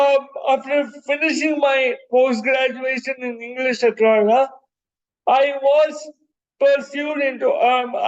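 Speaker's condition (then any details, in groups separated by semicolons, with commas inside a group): Cerebral palsy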